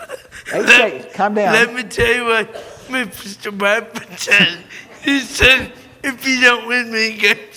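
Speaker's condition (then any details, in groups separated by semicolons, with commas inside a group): Cerebral palsy; born premature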